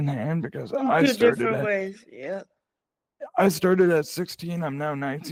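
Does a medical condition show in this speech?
Yes: cerebral palsy; present from birth.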